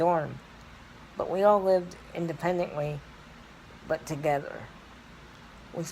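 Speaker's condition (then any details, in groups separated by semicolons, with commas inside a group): Cerebral palsy; scoliosis; needs help with daily tasks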